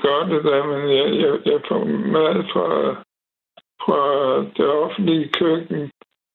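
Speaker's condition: Drug-induced parkinsonism; not Parkinson's disease, psychiatric medication side effects, medication change planned, previously tried Cyprexa; hands shaking, mouth corners moving almost constantly, teeth knocking together, drooling, two kitchen rolls daily

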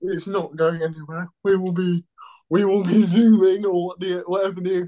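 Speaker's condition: Cerebral palsy

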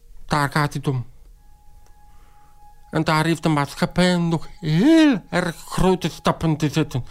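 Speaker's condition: Deafness, acquired, after meningitis, severe; nearly complete deafness acquired at age three from meningitis, speech therapy

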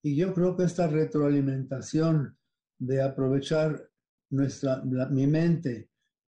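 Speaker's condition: Parkinson's disease; onset 12 to almost 13 years ago, age 93, dopamine pills, affects smell, taste, balance, body rigidity; no tremor, fairly controlled, sudden difficulty swallowing and salivating about four months ago

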